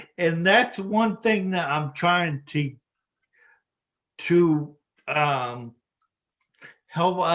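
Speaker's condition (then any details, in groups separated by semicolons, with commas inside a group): Spinocerebellar ataxia type 14, SCA14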